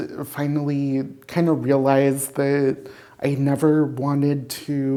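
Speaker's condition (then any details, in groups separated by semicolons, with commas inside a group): No condition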